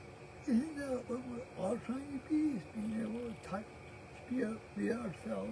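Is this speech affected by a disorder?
Yes: cerebral palsy; present since birth.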